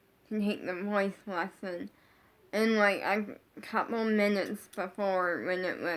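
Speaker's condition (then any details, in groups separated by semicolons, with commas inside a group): Brain injury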